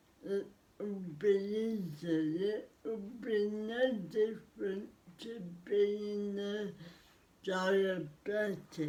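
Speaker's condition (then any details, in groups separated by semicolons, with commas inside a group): Cerebral palsy; spastic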